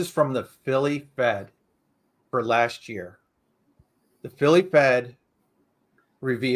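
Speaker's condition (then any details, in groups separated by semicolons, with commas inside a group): No condition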